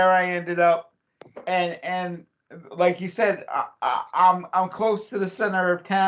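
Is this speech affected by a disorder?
Yes: cerebral palsy; since childhood.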